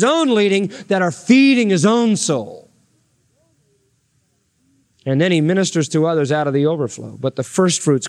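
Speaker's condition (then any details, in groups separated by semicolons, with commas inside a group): No condition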